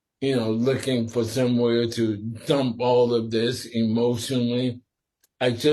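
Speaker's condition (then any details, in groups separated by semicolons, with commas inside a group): Sporadic ALS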